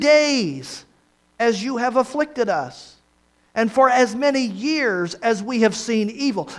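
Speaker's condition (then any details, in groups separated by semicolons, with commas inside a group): No condition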